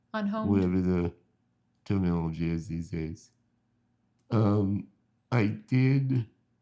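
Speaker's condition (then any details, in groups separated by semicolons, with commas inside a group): Spinal muscular atrophy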